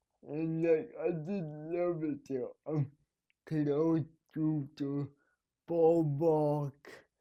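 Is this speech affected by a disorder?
Yes: cerebral palsy; needs help at night.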